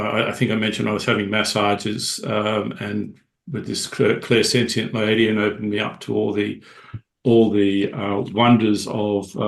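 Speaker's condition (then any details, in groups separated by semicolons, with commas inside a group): No condition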